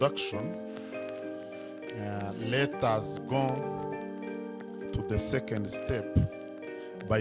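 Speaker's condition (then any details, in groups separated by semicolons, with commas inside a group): No condition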